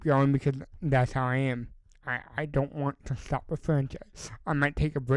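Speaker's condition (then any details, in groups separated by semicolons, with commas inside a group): Cerebral palsy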